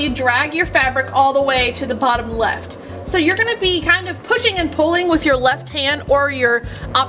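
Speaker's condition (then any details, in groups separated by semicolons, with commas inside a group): No condition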